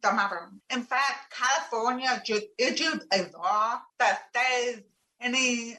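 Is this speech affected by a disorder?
Yes: profound deafness; does not know ASL or sign language; communicates by spoken language.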